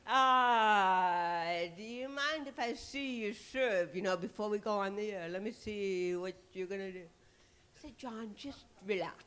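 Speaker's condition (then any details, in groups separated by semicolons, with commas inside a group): Cerebral palsy; titanium neck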